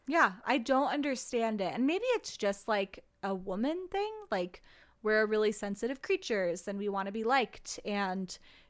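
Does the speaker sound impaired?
No.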